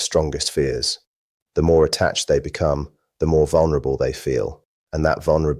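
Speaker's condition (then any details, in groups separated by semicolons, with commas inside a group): No condition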